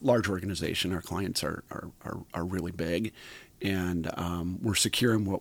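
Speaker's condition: No condition

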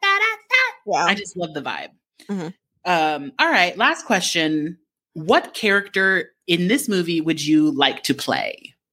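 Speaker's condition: No condition

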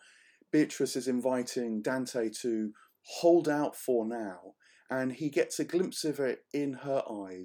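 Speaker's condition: No condition

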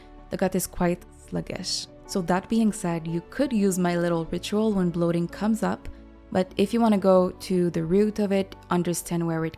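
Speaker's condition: No condition

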